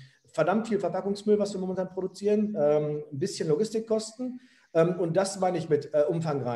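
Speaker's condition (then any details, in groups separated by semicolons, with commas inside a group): No condition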